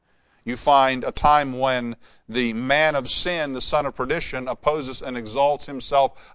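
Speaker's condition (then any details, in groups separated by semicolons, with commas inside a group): No condition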